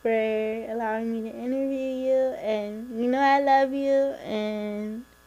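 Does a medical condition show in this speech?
Yes: cerebral palsy; spastic left hemiplegia, left side partially paralyzed.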